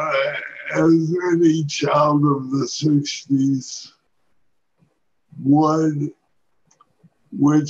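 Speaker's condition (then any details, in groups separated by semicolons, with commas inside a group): Parkinson's disease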